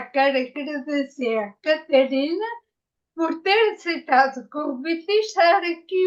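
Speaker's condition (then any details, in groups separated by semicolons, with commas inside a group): Ataxia after brain injury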